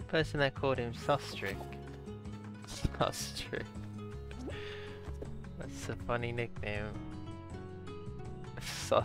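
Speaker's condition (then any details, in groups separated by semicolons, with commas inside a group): No condition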